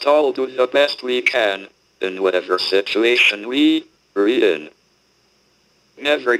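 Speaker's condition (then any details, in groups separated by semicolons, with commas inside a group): Motor neuron disease, speech-generating device; diagnosed during phd at cambridge university, progressive weakness, muscle wastage, walking difficulty; body hardly works at all, physical discomfort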